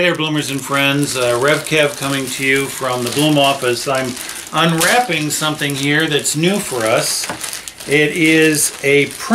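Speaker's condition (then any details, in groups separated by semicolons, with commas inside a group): No condition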